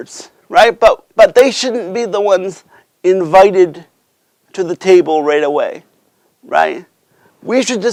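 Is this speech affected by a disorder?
Yes: cerebral palsy.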